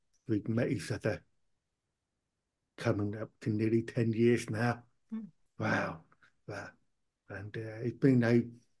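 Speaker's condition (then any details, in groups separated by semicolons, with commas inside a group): Profound deafness, born profoundly deaf, cochlear implant; powerful hearing aids early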